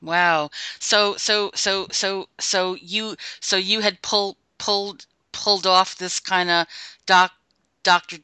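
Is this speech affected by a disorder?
Yes: stuttering; childhood-onset stuttering, no childhood therapy, covert over 30 years, unconscious word switching, open since 2007 albany nsa chapter; formerly avoided speaking situations, speechless at first self-help group meeting, said name and stutter by fourth or fifth; here repeated sounds, repeated words.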